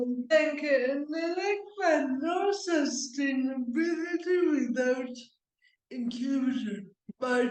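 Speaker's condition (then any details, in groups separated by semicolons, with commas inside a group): Cerebral palsy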